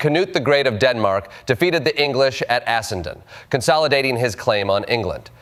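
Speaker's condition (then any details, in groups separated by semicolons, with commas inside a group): No condition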